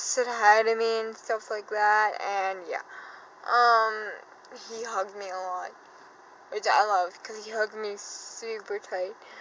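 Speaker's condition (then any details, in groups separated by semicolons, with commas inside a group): Cerebral palsy, dystonic hemiplegia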